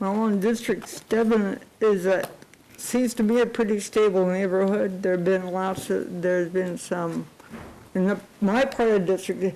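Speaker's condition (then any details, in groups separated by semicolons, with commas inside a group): Cerebral palsy; unable to type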